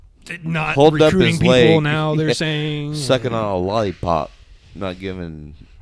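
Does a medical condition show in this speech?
No.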